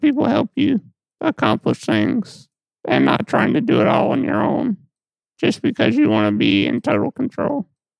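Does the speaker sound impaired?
Yes: muscular dystrophy; lifelong.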